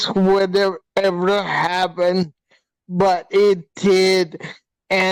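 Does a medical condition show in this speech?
Yes: hydrocephalus with shunt failure.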